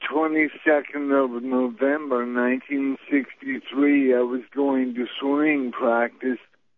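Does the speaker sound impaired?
Yes: multiple sclerosis; may speak poorly, by own account.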